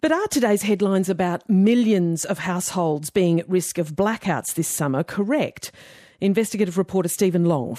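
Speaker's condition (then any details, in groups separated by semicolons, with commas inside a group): No condition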